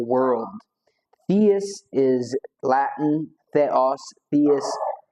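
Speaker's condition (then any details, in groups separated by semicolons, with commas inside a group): No condition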